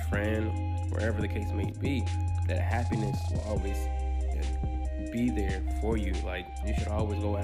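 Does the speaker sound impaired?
No.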